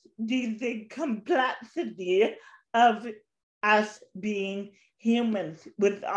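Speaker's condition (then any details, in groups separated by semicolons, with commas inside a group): Cerebral palsy; since birth, walks with walker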